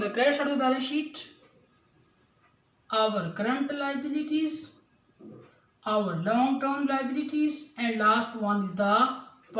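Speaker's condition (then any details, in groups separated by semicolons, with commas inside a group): No condition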